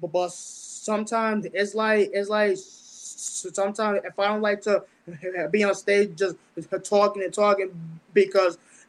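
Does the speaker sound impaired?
Yes: stutter; mild speech impediment since about age 10, autism spectrum, born with intellectual learning disability, hears things oddly; long feared certain words coming out when talking on stage; here repeated sounds.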